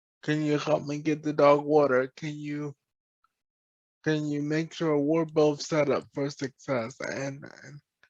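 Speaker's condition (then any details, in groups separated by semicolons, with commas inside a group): Cerebral palsy; present from birth; uses service dog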